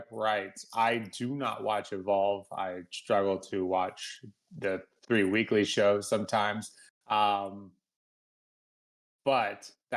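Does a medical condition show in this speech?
No.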